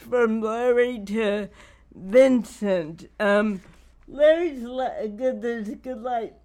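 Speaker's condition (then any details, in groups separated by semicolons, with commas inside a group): Cerebral palsy; not degenerative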